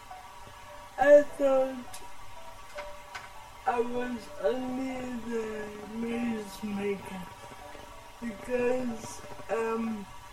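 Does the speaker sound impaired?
Yes: cerebral palsy; present from birth, much therapy in childhood.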